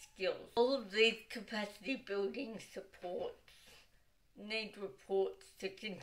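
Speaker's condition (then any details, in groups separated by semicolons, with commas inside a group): Cerebral palsy, dystonic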